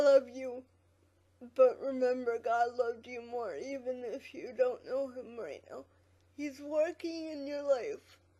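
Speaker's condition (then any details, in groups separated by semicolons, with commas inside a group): Quadriplegic cerebral palsy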